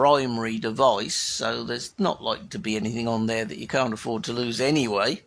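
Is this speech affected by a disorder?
No.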